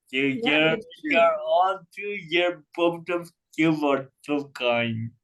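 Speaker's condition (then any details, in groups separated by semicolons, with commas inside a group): Cerebral palsy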